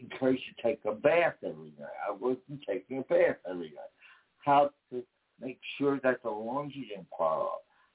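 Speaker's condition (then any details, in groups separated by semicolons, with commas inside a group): Damaged vocal cord; about 40 years since injury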